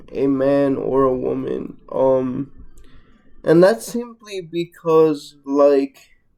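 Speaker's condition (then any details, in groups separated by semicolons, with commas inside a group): Cerebral palsy, mixed, mild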